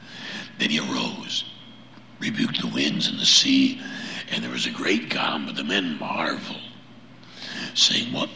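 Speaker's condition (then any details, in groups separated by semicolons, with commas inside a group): Laryngeal cancer; vocal cord cancer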